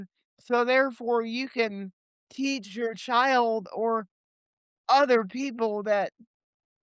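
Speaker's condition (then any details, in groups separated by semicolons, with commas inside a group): Cerebral palsy; limited mobility, legs; age 28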